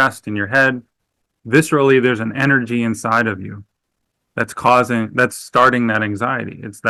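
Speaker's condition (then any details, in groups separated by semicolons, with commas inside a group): No condition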